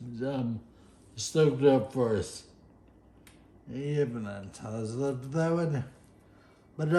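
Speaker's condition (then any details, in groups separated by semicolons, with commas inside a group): Friedreich's ataxia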